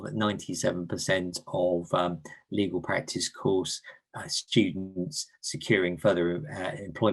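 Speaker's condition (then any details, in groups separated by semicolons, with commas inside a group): No condition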